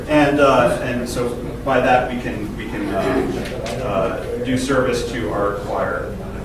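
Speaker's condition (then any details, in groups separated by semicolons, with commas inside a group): No condition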